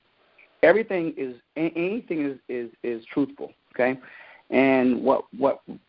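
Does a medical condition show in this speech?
Yes: stuttering; no professional speaking training, no Toastmasters or speaking lessons; here repeated sounds, repeated words.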